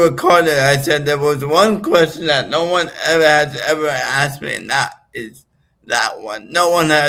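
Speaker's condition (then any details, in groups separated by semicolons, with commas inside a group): Right-sided physical disability; speech sometimes affected, does speech exercises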